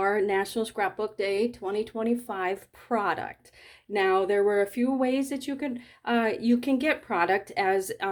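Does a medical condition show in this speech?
No.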